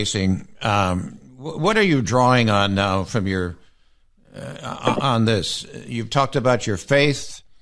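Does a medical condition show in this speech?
No.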